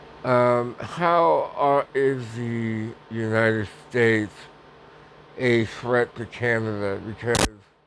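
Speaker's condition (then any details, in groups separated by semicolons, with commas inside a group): Parkinson's; speech impediment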